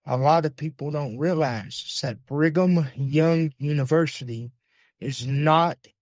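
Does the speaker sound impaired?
Yes: cerebral palsy; uses wheelchair.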